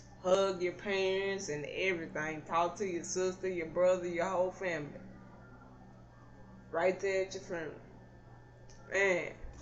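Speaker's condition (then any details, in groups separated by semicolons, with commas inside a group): Cerebral palsy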